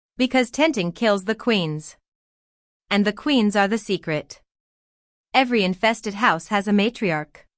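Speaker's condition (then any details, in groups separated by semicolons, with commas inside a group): No condition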